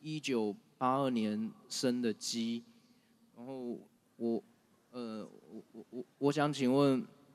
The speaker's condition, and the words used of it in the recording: Stuttering. 你看啊，你现在有口吃，台长过一会儿马上就叫你口吃会好很多，你们大家都做见证好了。